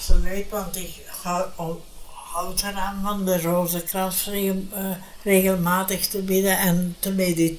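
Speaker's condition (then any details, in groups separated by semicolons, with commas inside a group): Brain hemorrhage; speaks less well than before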